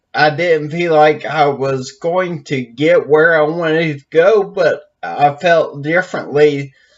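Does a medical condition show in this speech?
Yes: brain injury.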